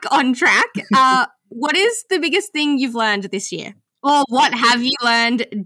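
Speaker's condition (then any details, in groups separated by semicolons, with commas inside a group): No condition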